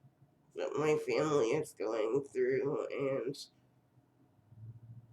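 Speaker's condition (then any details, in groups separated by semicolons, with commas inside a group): Cerebral palsy; first word not said quite right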